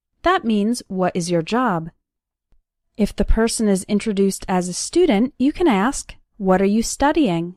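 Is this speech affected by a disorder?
No.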